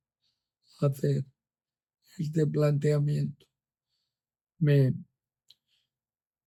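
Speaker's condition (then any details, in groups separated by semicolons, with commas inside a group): Amyotrophic lateral sclerosis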